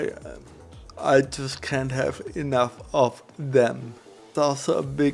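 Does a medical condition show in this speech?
Yes: cerebral palsy.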